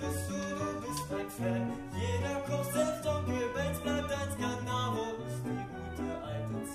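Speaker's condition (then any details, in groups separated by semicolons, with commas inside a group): No condition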